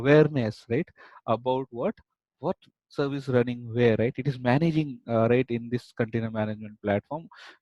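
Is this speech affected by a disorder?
No.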